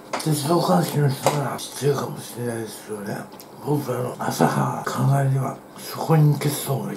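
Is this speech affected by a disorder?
Yes: tongue cancer surgery; eating normally again.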